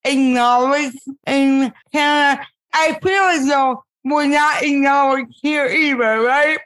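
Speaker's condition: Cerebral palsy; impaired speech

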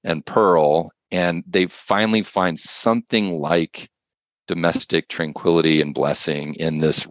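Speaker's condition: No condition

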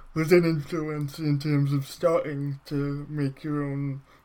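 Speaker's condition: Cerebral palsy; brain damage at or around birth

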